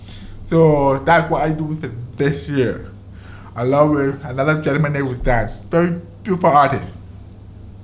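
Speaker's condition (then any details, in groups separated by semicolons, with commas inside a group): Deafness, deaf in one ear from birth, other ear from age 18; has speech, had speech therapy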